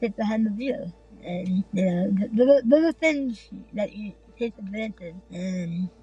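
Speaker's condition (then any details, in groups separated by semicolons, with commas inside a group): Tongue removal for cancer; entire tongue removed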